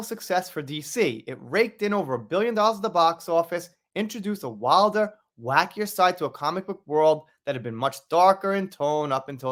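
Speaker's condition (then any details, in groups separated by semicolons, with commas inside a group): No condition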